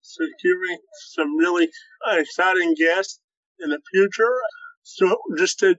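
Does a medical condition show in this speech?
Yes: cerebral palsy, spastic quadriplegia.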